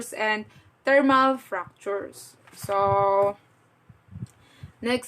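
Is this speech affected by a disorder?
No.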